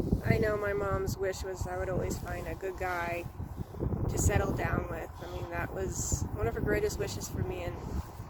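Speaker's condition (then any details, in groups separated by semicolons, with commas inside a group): No condition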